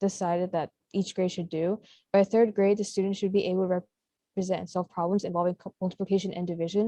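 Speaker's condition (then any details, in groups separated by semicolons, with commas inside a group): No condition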